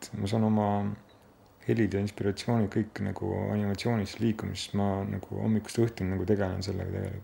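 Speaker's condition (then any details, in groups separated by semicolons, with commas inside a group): No condition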